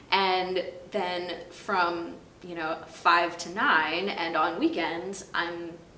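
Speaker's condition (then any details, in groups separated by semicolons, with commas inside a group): No condition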